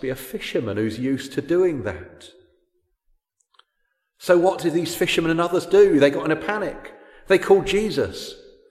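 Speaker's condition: No condition

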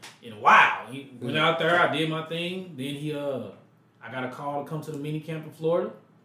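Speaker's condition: No condition

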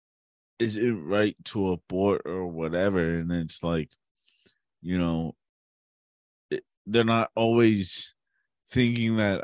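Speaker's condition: Cerebral palsy; since birth, umbilical cord around neck three times, breathing difficulty in womb, tight muscles, gait, swimming and cycling learned in high school; speech reveals disability, speaks more slowly than others, articulate

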